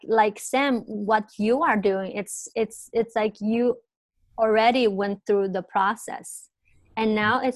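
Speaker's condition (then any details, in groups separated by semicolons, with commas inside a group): Stuttering; stuttering throughout life, still struggling with it; easier to understand than some non-stuttering Chinese speakers, knows exactly what to say but cannot say it normally; repeated words, prolonged sounds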